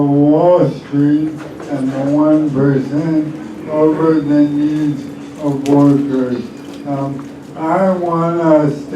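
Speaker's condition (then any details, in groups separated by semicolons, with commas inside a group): ALS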